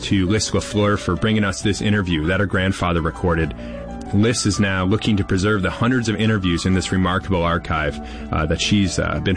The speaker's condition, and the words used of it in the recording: None; typical speech.